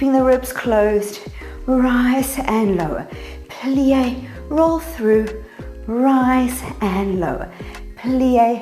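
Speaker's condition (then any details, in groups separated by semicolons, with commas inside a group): No condition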